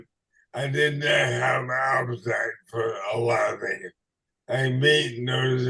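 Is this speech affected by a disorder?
Yes: ALS/MND.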